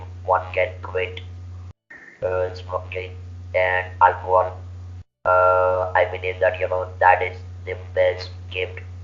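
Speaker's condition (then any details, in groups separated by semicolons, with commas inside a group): Laryngeal cancer surgery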